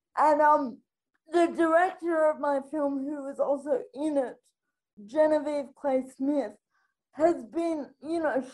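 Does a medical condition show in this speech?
Yes: spastic quadriplegic cerebral palsy; from being born three months premature, full-time electric wheelchair user; affects all of daily life, requires support with every aspect of daily life.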